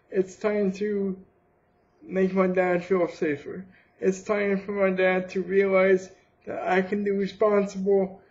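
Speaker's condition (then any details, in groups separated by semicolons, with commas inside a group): Cerebral palsy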